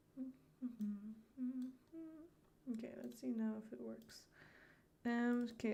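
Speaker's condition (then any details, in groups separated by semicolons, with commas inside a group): No condition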